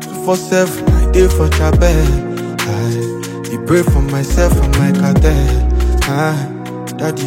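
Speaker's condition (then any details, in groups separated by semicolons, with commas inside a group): No condition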